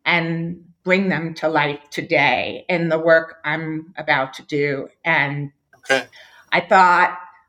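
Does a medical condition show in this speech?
Yes: deafness; congenital moderate-severe hearing loss, diagnosed as toddler, hearing aids, lip reading, Esteem implant plus cochlear implant.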